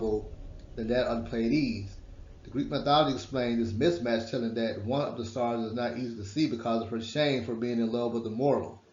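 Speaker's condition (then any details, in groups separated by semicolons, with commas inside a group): No condition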